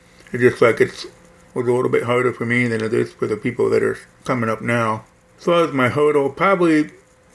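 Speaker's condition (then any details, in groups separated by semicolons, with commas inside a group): Hearing loss; quad cane 8 years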